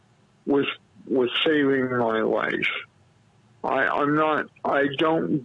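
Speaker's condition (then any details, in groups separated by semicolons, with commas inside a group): Cerebral palsy; breathing problems at birth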